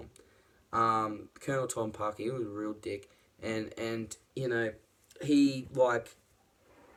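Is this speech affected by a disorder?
No.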